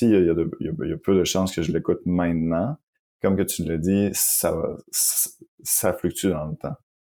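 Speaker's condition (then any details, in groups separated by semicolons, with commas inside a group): Stuttering; repeated sounds, prolonged sounds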